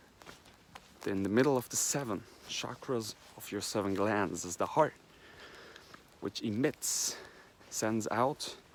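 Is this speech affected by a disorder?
No.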